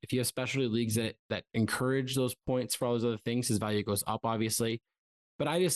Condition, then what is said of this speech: No condition.